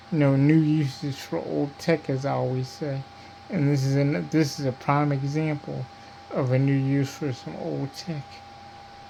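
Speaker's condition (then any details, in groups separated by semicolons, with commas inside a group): Cerebral palsy; diplegia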